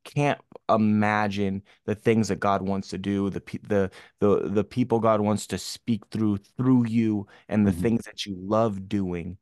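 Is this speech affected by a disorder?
Yes: stuttering, mild; a little stuttery in person, more fluent on stage; here repeated sounds, repeated words.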